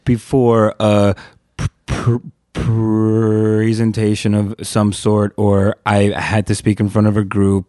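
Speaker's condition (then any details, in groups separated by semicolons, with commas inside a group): Stuttering; stuttering since childhood; stutter-like tension when signing own name, worse under pressure or with people watching; repeated sounds, blocks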